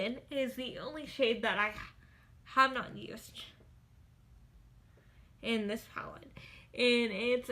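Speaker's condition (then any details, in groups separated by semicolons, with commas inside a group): Cerebral palsy, spastic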